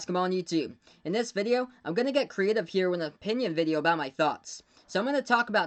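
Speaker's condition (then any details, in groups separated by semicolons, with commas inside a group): No condition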